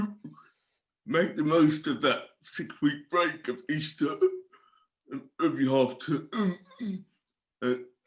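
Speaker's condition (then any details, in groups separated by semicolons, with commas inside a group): Cerebral palsy; from birth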